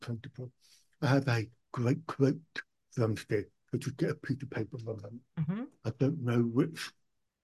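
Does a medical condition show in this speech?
Yes: profound deafness; born profoundly deaf, cochlear implant one ear after ear problem.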